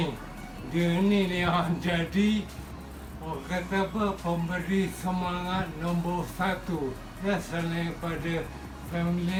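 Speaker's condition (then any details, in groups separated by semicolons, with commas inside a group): Brain tumour; undergoing treatment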